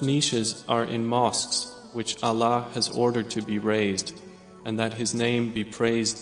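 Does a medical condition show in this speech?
No.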